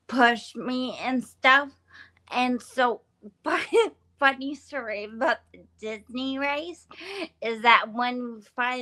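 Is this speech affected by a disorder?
Yes: brain injury from boulder; uses wheelchair.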